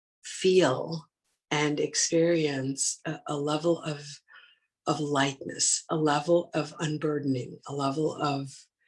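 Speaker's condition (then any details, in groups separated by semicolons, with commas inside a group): No condition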